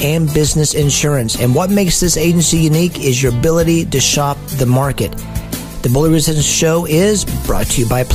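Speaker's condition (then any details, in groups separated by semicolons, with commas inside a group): No condition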